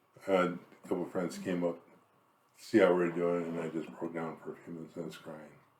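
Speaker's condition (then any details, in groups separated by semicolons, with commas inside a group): ALS; hospice, diaphragm weakening, very weak, morphine, lorazepam, breathing machine; reduced breathing, neck muscles compensating, tires quickly talking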